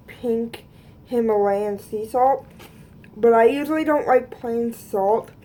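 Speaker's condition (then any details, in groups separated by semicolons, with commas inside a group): Cerebral palsy; both hands affected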